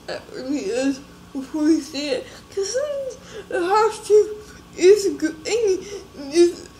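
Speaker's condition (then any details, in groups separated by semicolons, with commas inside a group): Cerebral palsy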